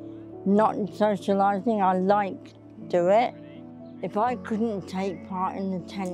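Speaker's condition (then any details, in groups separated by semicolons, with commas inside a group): Cerebral palsy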